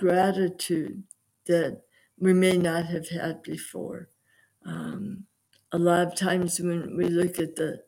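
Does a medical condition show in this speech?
Yes: aphasia; voice affected, worse when overly tired, former radio voice lost, host says sounds fine.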